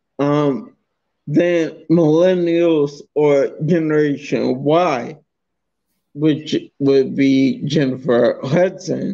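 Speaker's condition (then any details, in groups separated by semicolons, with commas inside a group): Multiple sclerosis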